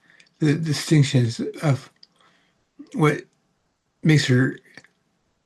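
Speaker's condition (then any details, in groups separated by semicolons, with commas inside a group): Parkinson's; about 18 years since onset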